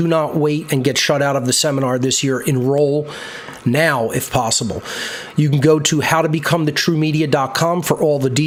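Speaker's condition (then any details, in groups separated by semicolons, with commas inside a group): No condition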